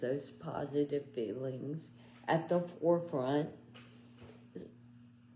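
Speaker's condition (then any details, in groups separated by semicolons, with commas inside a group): ALS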